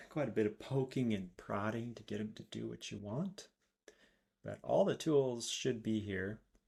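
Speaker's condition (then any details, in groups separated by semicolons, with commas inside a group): No condition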